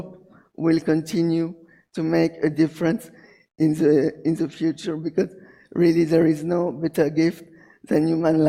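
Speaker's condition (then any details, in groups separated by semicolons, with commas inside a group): Cerebral palsy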